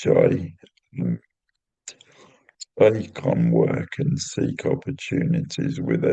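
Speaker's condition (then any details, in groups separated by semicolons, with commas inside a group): Cerebral palsy; intrathecal baclofen pump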